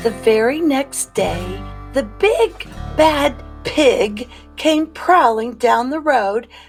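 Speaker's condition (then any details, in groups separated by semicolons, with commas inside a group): No condition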